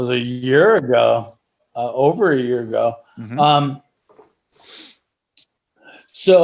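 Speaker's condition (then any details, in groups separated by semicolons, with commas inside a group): ALS; breathing affected after injection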